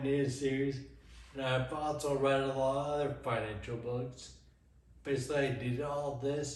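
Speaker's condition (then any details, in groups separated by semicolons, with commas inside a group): Friedreich's ataxia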